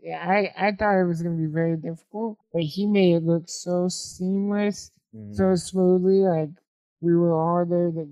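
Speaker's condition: Spinal muscular atrophy type 2

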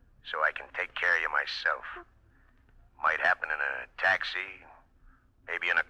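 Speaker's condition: No condition

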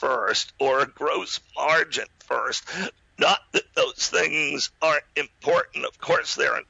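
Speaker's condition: Spasmodic dysphonia; about 10 years since onset

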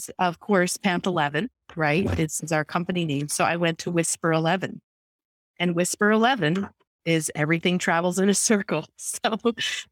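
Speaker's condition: No condition

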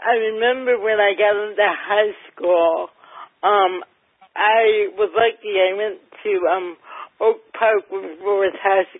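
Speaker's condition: Cerebral palsy, mild; mildly affects speech

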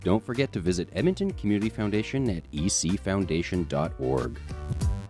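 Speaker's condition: No condition

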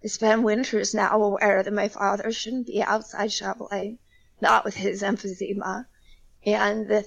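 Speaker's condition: Spasmodic dysphonia; injections caused muteness for a month then very soft voice

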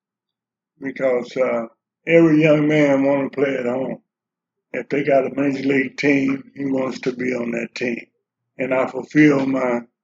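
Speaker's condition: Parkinson's disease; feeling pretty good today

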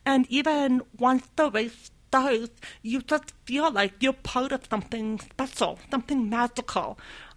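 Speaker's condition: Deafness, completely deaf right ear, severe to profound left ear; mostly relies on lip reading, hearing aid in left ear, hears about 50% of average

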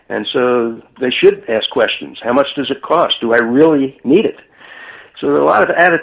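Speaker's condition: No condition

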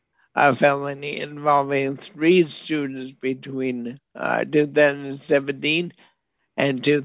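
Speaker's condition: Bulbar onset ALS; severely impaired, very slow, likened to elderly drunk man, calls self unable to talk

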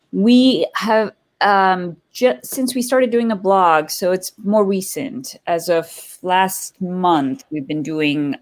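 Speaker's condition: No condition

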